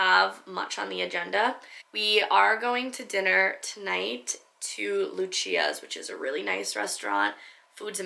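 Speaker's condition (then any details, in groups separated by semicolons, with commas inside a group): No condition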